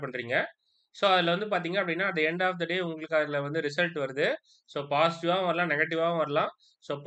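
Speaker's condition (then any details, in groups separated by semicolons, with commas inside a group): No condition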